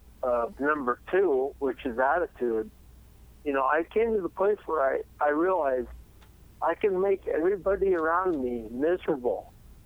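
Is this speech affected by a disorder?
Yes: cerebellar ataxia; diagnosed about 12 years ago, cerebellum two thirds missing on MRI, tested for hereditary Friedreich's form, dad's-side family history, cause unknown.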